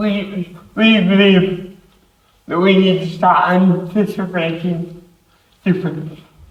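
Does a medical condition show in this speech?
Yes: cerebral palsy; affects hands; uses personal assistant.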